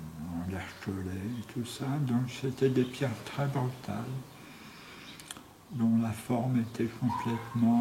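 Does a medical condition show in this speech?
Yes: tongue cancer; tracheostomy after surgery.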